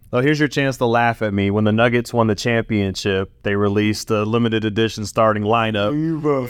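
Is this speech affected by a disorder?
No.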